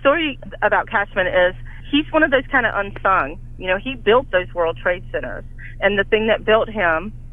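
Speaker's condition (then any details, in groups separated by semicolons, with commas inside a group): No condition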